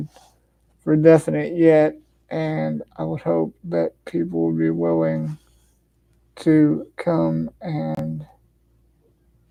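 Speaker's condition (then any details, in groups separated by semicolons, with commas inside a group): Cerebral palsy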